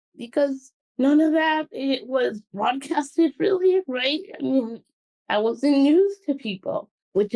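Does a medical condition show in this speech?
Yes: cerebral palsy.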